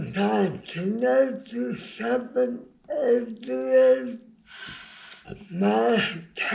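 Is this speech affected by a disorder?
Yes: brain injury.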